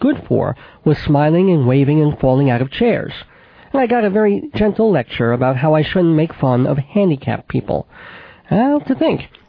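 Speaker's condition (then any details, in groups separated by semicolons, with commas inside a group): Cleft palate with lisp; braces 10 years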